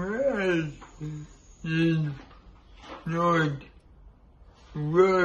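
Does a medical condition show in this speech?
Yes: cerebral palsy.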